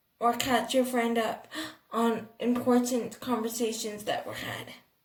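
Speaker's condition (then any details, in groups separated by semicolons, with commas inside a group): Cerebral palsy, athetoid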